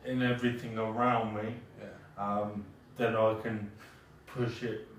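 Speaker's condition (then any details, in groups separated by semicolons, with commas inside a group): Cerebral palsy; from birth, used one crutch; 5 years as wheelchair user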